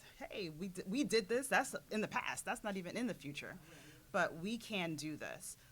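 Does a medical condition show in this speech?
No.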